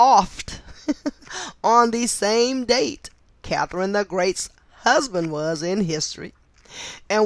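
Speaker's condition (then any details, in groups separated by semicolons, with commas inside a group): No condition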